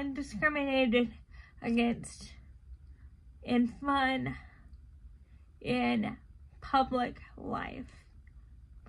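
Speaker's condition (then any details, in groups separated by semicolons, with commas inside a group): Cerebral palsy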